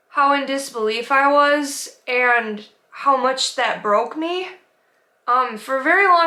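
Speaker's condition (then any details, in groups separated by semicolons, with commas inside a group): No condition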